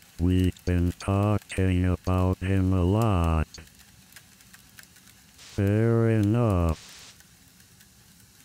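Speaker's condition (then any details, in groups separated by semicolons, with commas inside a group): Amyotrophic lateral sclerosis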